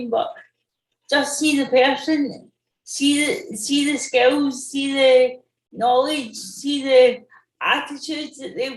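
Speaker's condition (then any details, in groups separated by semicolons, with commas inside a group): Cerebral palsy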